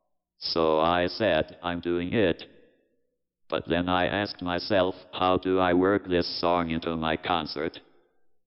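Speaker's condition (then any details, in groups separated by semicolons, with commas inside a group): Cerebral palsy, speech-generating device; cerebral palsy diagnosed at age 4, brain injury to cerebellum, cannot walk, uses wheelchair; own speech hard to understand, talks and sings through speech software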